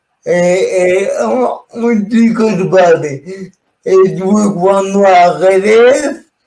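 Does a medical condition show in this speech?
Yes: cerebral palsy.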